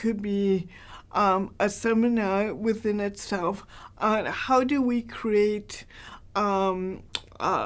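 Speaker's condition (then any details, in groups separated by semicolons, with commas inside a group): Cerebral palsy; from birth, very mild; hard to understand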